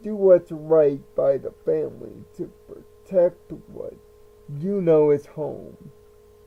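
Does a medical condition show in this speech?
Yes: cerebral palsy.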